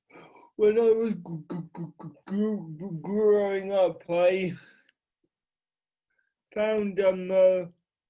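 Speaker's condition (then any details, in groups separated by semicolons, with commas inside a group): Cerebral palsy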